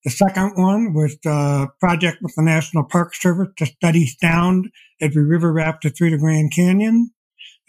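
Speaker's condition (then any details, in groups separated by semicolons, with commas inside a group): Deafblindness; progressive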